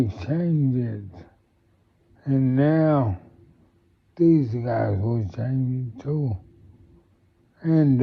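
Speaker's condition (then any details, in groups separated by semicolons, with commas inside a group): Multiple sclerosis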